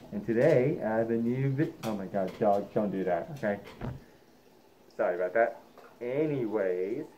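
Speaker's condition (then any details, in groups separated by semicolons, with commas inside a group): No condition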